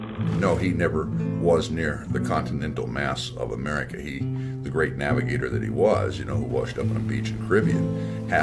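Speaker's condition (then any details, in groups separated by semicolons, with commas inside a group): No condition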